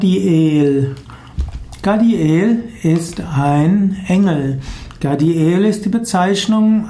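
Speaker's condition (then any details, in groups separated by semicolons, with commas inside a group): No condition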